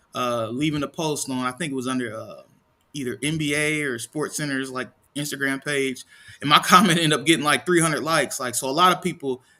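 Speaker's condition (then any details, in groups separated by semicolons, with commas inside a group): No condition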